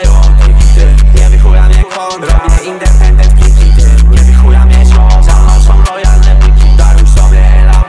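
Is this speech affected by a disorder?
No.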